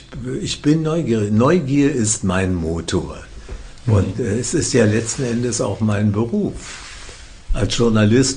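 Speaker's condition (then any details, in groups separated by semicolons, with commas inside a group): Parkinson's disease; feels as if not having Parkinson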